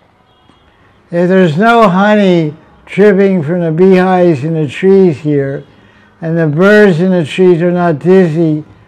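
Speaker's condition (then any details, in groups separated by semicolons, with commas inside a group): Deafness; self-reported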